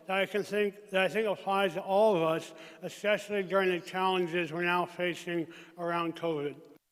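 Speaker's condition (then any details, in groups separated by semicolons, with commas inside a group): Traumatic brain injury; gunshot injury, emergency tracheotomy, plastic surgery, upper dentures; 15 years since injury; speech impediment, eating and drinking problems, clearer without upper dentures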